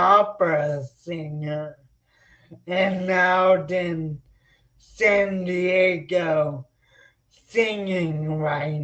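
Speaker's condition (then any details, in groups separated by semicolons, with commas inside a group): Spinocerebellar ataxia; onset at 26, slow progression, hand jerks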